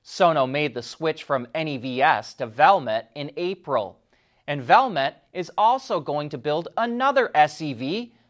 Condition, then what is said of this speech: None; typical speech.